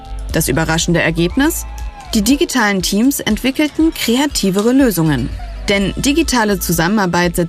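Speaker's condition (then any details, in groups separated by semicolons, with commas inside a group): No condition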